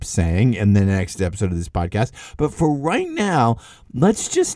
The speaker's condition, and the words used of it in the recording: No condition.